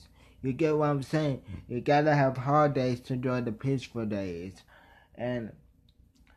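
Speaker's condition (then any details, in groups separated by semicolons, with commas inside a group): Traumatic brain injury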